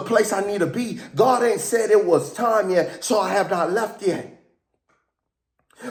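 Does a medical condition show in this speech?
No.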